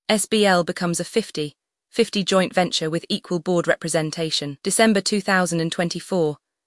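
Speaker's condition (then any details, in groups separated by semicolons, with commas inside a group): No condition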